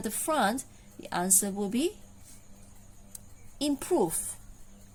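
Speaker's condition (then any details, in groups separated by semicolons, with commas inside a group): No condition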